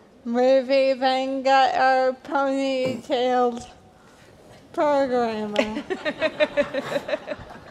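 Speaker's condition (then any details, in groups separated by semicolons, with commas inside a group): Hereditary spastic paraplegia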